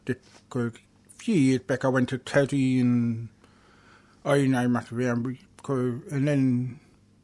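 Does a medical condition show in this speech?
Yes: deafness; asks others to speak slowly.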